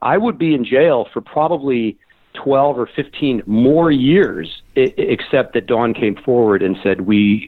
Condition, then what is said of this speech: No condition.